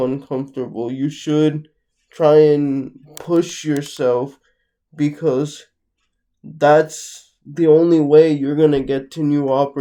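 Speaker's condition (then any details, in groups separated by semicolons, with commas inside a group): Cerebral palsy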